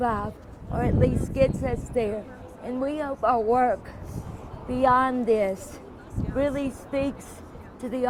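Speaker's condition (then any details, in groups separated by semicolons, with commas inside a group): Cerebral palsy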